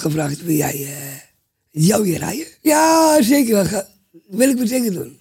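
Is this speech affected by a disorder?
Yes: Down syndrome; speaks well by own and host's account, expresses himself clearly.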